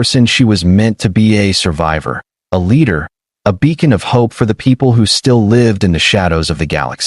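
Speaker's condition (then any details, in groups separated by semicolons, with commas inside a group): No condition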